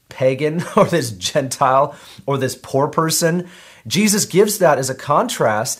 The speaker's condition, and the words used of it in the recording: None; typical speech.